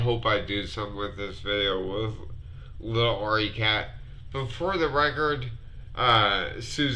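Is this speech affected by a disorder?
Yes: multiple sclerosis.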